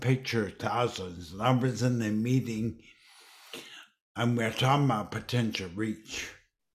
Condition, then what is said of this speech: Dysarthria. Sorry, I have a swallow deficit.